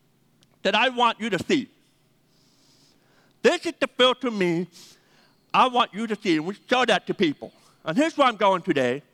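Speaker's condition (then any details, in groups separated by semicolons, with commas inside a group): Deafness; hard time hearing phone callers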